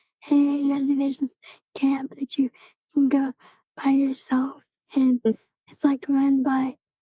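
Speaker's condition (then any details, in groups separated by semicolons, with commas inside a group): Cerebral palsy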